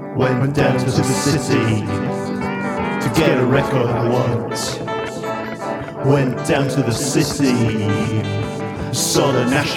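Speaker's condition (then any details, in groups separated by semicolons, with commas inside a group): No condition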